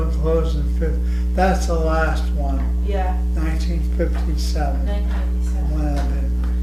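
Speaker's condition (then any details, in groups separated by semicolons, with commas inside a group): ALS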